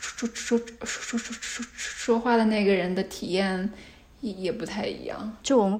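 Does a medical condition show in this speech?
Yes: stuttering; noticed in high school English class on br- of British, possible unnoticed childhood stutter, then more words; frequent repetitions of initial syllables and sounds, fillers; here repeated sounds, repeated words, prolonged sounds.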